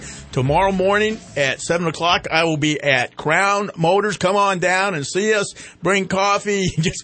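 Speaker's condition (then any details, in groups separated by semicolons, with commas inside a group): No condition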